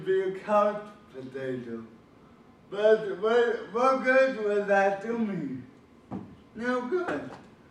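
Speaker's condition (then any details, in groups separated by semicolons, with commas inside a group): Cerebral palsy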